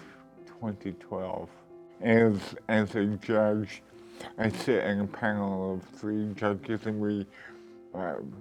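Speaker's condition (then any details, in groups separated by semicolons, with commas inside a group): Cerebral palsy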